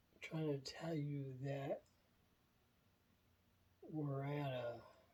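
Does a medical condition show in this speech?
Yes: myasthenia gravis; tongue intermittently weak, harder to move during recording.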